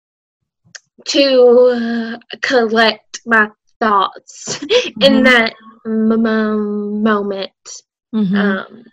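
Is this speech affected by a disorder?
Yes: stuttering; childhood onset, school speech therapy since learning to talk, Lamar University clinic therapy from senior year, age 19; adult, still stutters; stutters openly; here prolonged sounds, blocks.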